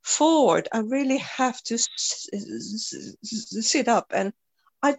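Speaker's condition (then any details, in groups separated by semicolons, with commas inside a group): Stuttering; stuttering since girlhood, once tried not to stutter, now stutters openly; much worse in recent weeks, worse when tired and the longer on Zoom, slightly less today after rest; stutters on nearly every word or syllable, neck and shoulder tension, hiccups, tics, fatigue, working on breathing; repeated sounds, prolonged sounds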